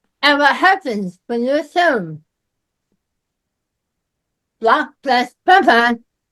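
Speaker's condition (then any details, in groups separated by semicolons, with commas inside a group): Myasthenia gravis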